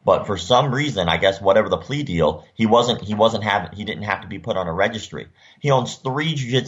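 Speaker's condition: Cleft lip and palate; facial scars from surgeries

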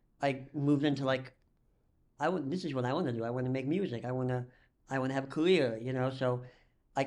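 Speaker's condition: Cleft lip and palate; nut bar (likely Nuss bar) currently placed in chest, latest surgery

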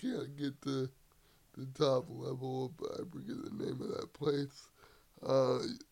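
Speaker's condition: Cerebral palsy; wheelchair user

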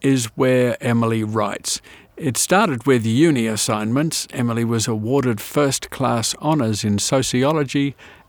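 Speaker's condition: No condition

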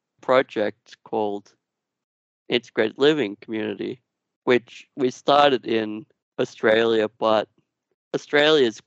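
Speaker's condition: Duchenne muscular dystrophy; genetic, progressive

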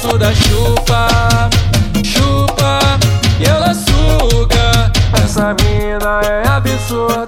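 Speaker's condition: No condition

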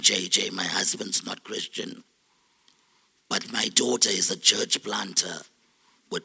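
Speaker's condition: Total laryngectomy; relearned speech, formerly artificial robotic voice like Stephen Hawking, speaking about 18 months, self-described sexy voice

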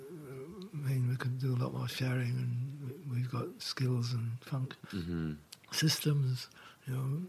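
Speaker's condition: Parkinson's; diagnosed about 4 years ago

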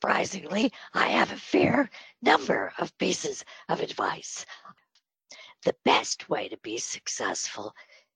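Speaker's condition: Spasmodic dysphonia; on Botox treatment

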